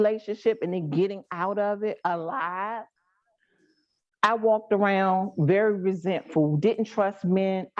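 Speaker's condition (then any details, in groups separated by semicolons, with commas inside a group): No condition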